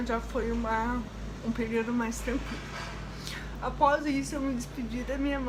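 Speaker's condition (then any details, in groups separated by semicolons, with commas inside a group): Cerebral palsy with dystonia; right hemiparesis with dystonia, oxygen lack after birth; muscle relaxants, botulinum toxin, surgery, deep brain stimulation planned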